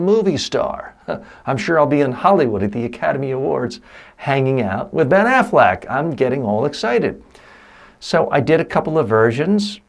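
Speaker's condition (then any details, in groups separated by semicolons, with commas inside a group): No condition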